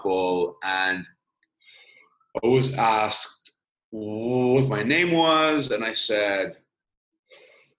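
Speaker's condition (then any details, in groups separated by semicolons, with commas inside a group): Stutter; stutter from young age, intensified in teenage years; uses breathing technique learned on speech course in UK; audible stutter now, unusual sound, listeners react with surprise, confusion or discomfort; prolonged sounds, blocks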